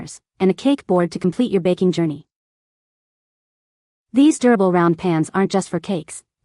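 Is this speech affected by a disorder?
No.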